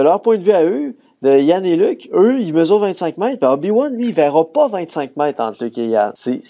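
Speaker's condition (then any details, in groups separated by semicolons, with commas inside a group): No condition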